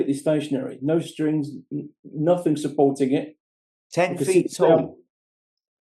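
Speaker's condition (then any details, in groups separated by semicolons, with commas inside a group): No condition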